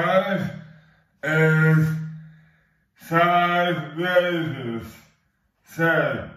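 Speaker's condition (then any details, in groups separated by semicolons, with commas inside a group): Dystonia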